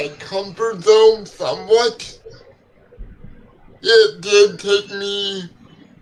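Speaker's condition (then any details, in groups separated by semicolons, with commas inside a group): Cerebral palsy; legs affected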